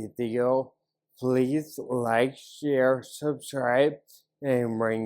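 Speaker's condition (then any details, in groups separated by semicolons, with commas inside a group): Ataxia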